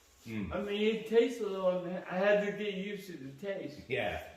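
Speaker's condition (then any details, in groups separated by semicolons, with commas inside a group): Cerebral palsy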